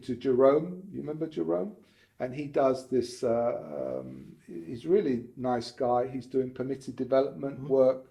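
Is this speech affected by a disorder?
No.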